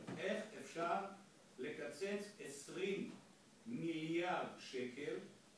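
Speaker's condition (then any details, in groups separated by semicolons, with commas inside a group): No condition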